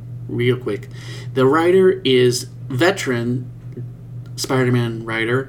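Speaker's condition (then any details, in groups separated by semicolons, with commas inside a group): No condition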